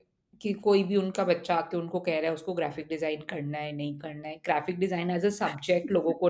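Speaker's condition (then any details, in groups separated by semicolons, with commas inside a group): No condition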